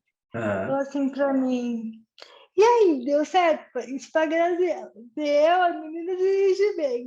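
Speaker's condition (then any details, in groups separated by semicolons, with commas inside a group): Cerebral palsy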